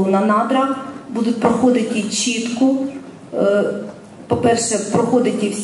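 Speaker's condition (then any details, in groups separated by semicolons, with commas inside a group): No condition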